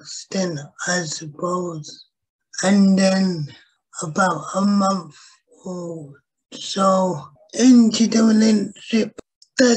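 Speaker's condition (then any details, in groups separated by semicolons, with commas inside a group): Cerebral palsy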